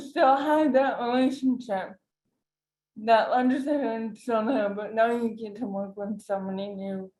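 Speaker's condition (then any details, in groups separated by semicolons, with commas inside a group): Cerebral palsy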